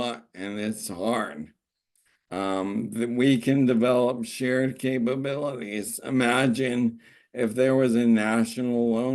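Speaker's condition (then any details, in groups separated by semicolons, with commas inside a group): ALS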